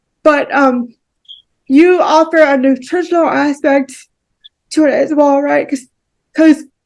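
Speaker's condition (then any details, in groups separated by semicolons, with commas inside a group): Cerebral palsy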